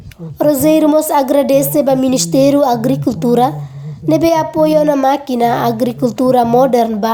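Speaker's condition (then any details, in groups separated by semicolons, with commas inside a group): No condition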